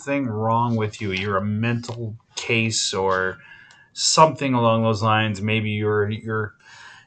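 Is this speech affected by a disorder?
No.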